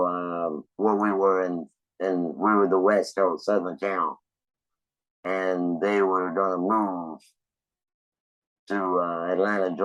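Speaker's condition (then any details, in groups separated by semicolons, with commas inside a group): Laryngectomy; laryngectomy for cancer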